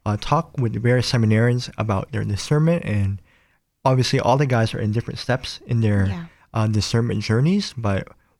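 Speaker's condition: Cleft palate; nose and lip

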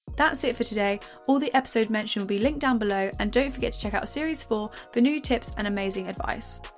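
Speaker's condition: No condition

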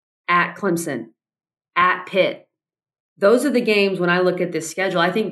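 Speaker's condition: No condition

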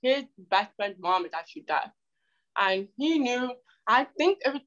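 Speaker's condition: Deafness; wears hearing aid

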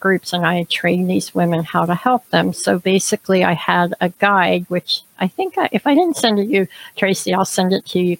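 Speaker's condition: Cleft palate, severe; no upper lip

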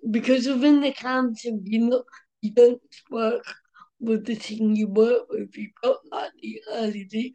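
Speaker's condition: Cerebral palsy, mild

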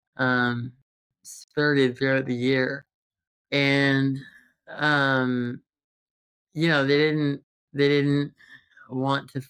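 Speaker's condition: Congenital muscular dystrophy; present since birth

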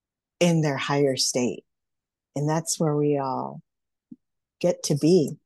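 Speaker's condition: No condition

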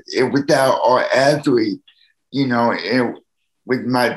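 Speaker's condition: Cerebral palsy; needs help from others

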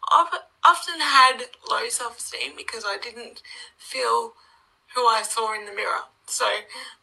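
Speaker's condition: Cerebral palsy; wheelchair user

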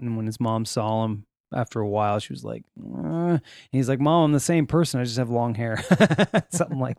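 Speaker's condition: No condition

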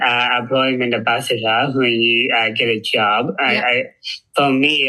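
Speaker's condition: Down syndrome; intellectual disability

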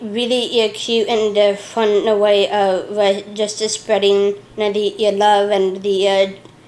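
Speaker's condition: Down syndrome; age 34

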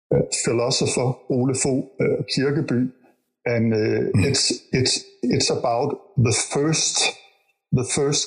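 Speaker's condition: Stuttering; developmental stutter since learning to talk, in youth some years almost unable to speak; still stutters, sometimes hard, last half year working with American Institute of Stuttering; stuttering unpredictable; prolonged sounds

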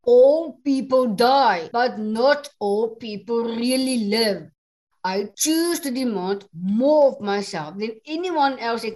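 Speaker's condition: Down syndrome; extra chromosome 21, congenital, present since birth, a little slower than others; English is second language

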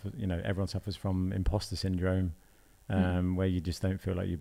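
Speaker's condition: No condition

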